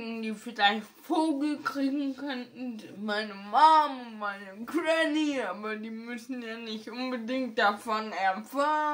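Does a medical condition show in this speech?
Yes: ataxia; ataxia affecting hands and fingers.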